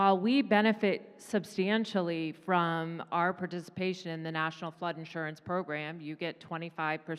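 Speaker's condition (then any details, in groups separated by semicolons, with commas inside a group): No condition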